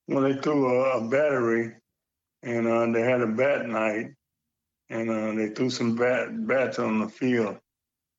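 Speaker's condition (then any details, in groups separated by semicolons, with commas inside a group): Parkinson's; slight stutter attributed to Parkinson's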